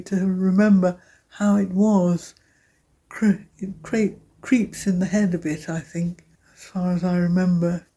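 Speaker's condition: Aphasia after stroke; attends aphasia speaking group, reading text still very difficult

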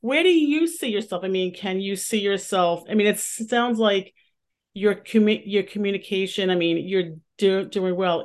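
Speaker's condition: Stuttering; stuttering persisting into adulthood; word and part-word repetitions, e.g. 'has a has a', brief word-finding pause; repeated sounds

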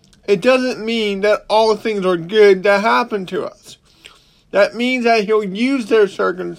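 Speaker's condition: Cerebral palsy; possibly lifelong

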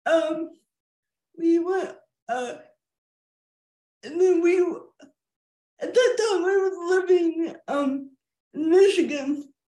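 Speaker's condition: Cerebral palsy, quadriplegia; cannot use arms

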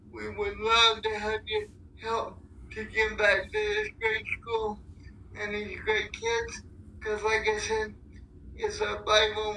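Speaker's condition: Cerebral palsy; physically challenged

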